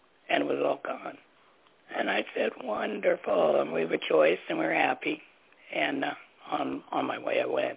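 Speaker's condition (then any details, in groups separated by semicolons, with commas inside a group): Laryngectomy; learned to talk differently, different tone of voice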